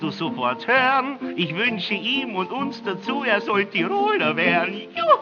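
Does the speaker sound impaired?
No.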